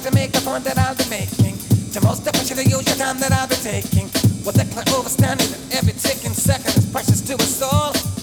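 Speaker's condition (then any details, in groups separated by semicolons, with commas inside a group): No condition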